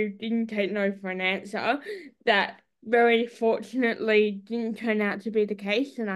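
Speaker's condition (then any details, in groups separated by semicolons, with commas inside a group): Cerebral palsy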